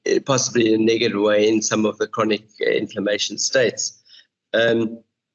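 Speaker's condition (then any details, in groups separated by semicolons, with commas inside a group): No condition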